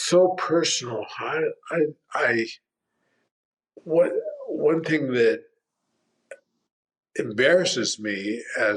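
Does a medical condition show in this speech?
Yes: primary lateral sclerosis; tongue.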